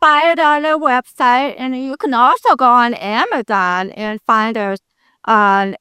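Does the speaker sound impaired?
Yes: deafness; congenital complete deafness, found by tests at age four, not talking as young twin; speaks very well per host.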